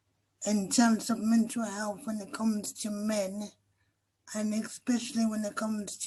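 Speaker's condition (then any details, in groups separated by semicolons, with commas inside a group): Cerebral palsy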